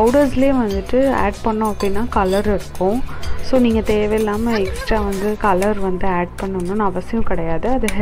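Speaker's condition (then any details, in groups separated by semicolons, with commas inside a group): No condition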